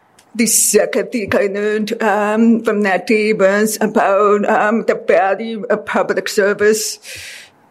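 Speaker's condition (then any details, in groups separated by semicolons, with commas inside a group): Deafness; deaf since childhood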